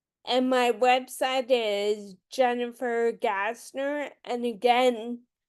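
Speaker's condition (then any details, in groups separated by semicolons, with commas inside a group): Friedreich's ataxia; genetic neuromuscular disease, teen onset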